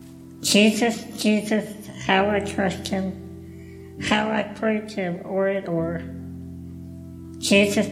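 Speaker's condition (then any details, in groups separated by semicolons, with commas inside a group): Cleft lip and palate, Goldenhar syndrome; scoliosis surgery at age 11, two days intubated in ICU, unable to talk then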